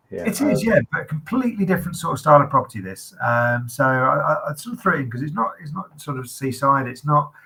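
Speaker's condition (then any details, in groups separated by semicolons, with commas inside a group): No condition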